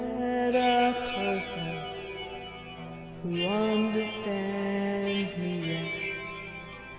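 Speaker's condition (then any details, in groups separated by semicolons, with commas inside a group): No condition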